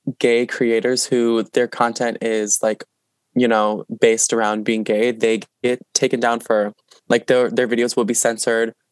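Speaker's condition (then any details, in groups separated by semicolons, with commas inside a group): Stutter; may stutter during talk, host calls speech well spoken, stutter not from anxiety; repeated words, prolonged sounds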